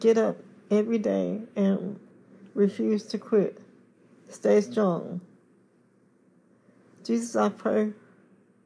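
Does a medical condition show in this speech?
Yes: cerebral palsy; confined to wheelchair.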